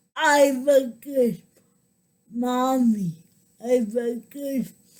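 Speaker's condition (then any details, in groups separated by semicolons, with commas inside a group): Cerebral palsy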